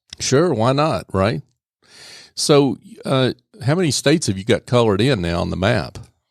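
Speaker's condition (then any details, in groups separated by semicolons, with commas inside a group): No condition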